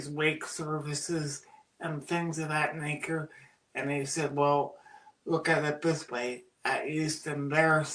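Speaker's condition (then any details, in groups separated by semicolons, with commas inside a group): Cerebral palsy; birth oxygen deprivation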